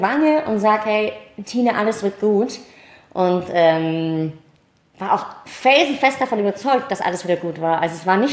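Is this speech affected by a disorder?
Yes: cleft palate, mild; cleft palate from birth; small speech impediment, audible to listeners.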